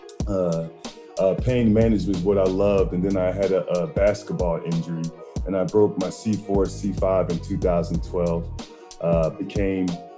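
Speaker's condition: No condition

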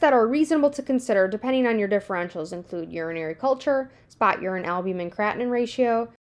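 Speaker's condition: No condition

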